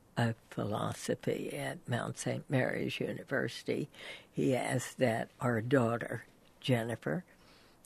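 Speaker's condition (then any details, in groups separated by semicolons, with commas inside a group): Spasmodic dysphonia; dismissed as psychological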